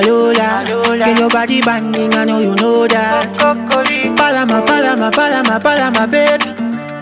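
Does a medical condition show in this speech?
No.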